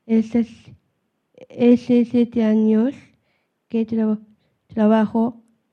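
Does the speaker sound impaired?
Yes: Down syndrome; support person Patricia Andrade of Peruvian Down syndrome society present on panel; speaks Spanish, English interpretation given after her lines.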